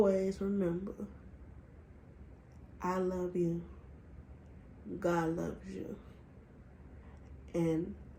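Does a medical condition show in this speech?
Yes: cerebral palsy.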